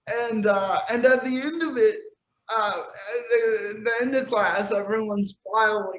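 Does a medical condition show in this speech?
Yes: cerebral palsy.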